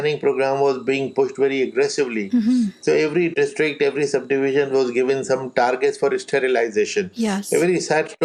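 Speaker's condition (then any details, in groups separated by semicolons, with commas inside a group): No condition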